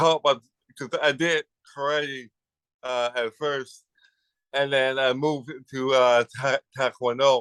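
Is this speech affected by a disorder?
Yes: cerebral palsy.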